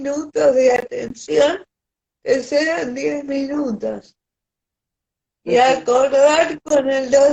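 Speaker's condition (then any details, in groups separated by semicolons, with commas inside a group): Cerebral palsy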